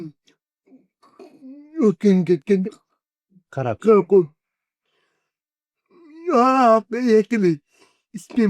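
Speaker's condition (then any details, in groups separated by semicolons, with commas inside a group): Cerebral palsy; 40 years with condition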